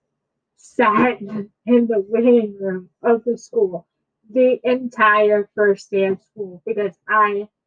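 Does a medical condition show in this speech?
Yes: cerebral palsy; from birth, 22 years, brain not connecting properly to muscles, trouble walking, mild learning disability; was in speech therapy.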